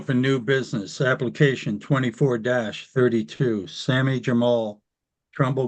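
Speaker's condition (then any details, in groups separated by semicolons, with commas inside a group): No condition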